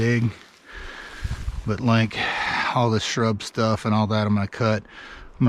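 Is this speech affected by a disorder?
No.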